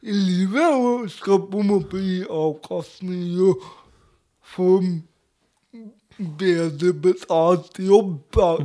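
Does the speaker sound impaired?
Yes: cerebral palsy; speech difficulties.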